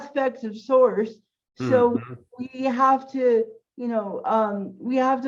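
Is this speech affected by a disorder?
Yes: cerebral palsy.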